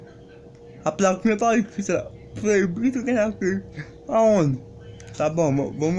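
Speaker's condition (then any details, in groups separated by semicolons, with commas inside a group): Cerebral palsy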